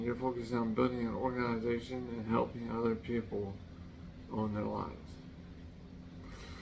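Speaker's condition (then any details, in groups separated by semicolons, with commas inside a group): Traumatic brain injury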